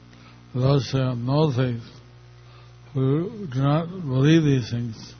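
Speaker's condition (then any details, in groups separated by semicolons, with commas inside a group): Stroke; stroke a little over a year ago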